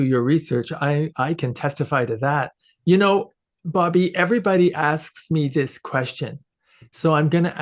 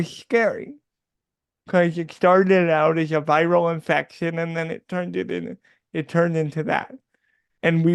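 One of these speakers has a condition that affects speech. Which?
The second: cerebral palsy.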